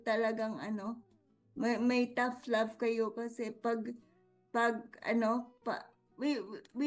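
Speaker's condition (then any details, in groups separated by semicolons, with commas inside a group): Cerebral palsy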